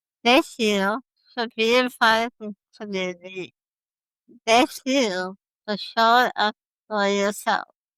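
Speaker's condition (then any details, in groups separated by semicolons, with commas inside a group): Spinal muscular atrophy type 1, severe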